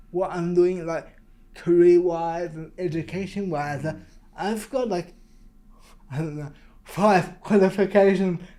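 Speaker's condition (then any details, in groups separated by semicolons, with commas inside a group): Cerebral palsy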